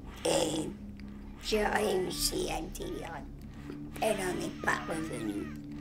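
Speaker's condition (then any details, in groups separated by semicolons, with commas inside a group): Total laryngectomy; larynx removed, breathes through tracheostoma; vocal cord voice lost, swallowing kept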